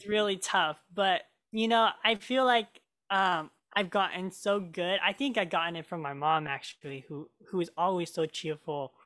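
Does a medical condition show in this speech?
Yes: cleft lip and palate; congenital cleft lip and palate, hole in upper lip, multiple surgeries growing up, major closure surgery, lip scar remains; made eating, talking and singing hard growing up.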